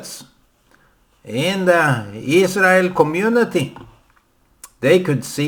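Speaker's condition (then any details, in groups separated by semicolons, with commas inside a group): No condition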